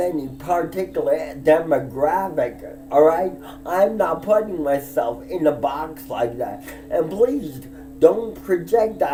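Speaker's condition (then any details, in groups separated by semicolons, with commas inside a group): Disability with speech impediment; affects walking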